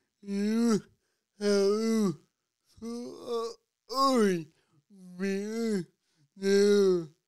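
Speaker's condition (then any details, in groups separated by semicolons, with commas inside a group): Cerebral palsy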